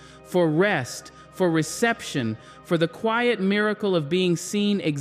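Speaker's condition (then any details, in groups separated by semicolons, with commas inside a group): No condition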